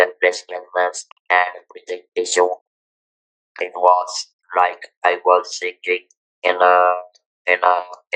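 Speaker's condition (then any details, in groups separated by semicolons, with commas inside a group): Throat cancer, electrolarynx user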